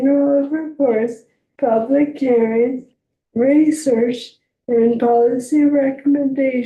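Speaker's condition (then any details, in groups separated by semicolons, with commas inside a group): ALS; voice obviously deteriorating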